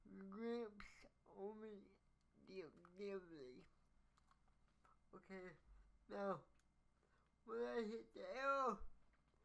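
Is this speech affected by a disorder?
Yes: cerebral palsy; brain oxygen deprivation, physical disability; speech affected.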